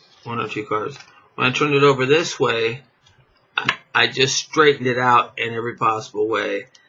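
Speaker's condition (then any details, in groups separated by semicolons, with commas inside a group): No condition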